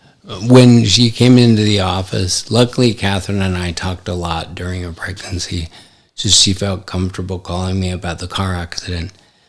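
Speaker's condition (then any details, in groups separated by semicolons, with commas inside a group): ALS; affects hand function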